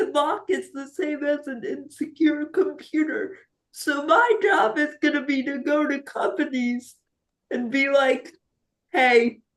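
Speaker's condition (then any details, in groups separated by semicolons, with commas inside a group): Cerebral palsy; spastic quadriplegic, severe, wheelchair user, retained startle reflex; diagnosed around 5 months, ongoing physical therapy; speech not affected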